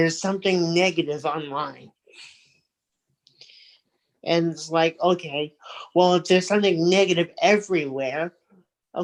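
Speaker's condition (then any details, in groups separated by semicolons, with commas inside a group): Cerebral palsy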